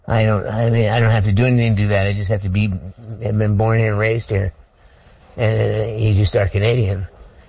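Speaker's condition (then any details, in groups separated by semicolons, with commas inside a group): Parkinson's disease; diagnosed 35 years ago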